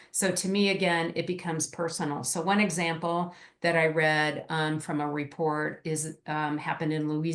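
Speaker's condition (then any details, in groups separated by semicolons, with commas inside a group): No condition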